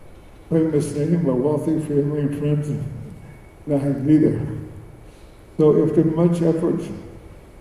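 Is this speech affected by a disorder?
Yes: cerebral palsy; speech.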